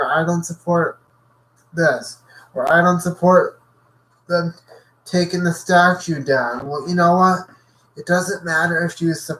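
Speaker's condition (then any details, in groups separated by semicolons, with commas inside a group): Cerebral palsy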